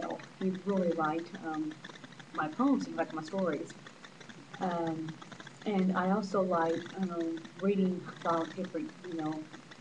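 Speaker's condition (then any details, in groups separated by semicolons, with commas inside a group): No condition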